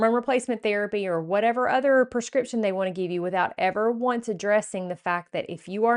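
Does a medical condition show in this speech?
No.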